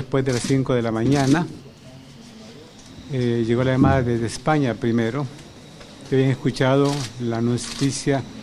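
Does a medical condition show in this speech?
No.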